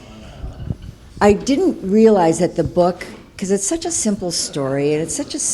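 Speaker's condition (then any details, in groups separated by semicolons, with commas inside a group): No condition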